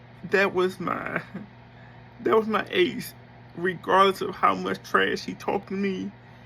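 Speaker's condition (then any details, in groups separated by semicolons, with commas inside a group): Cerebral palsy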